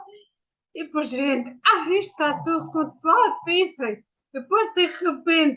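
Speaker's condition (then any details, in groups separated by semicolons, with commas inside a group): Ataxia after brain injury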